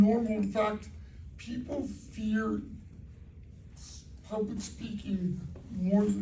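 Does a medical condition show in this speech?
Yes: cerebral palsy.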